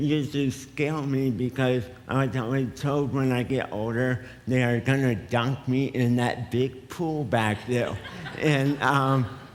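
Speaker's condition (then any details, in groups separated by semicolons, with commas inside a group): Cerebral palsy; present from birth, muscle tone too tight or loose; shaking; affects speech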